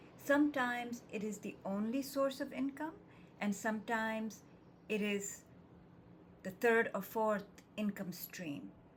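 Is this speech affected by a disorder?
No.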